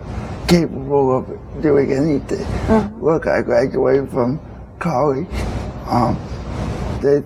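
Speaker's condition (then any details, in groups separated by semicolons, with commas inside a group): Cerebral palsy; congenital, since birth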